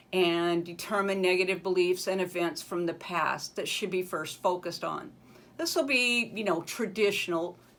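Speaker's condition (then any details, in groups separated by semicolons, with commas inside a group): No condition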